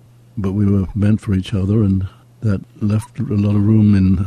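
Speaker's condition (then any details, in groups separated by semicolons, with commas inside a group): Parkinson's disease; voice muted, closely mic'd for interview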